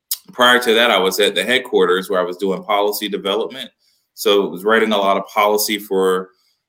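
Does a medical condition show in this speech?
No.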